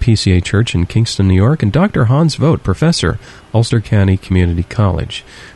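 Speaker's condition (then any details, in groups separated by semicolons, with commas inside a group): No condition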